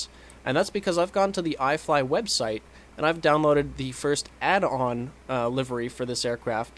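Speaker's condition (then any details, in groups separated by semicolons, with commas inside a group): No condition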